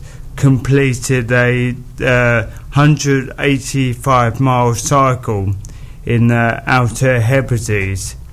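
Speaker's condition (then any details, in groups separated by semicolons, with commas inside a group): Motor neurone disease; progressive neurological disorder affecting muscles throughout the body; speech heavily impacted, slowed down, slurred around the edges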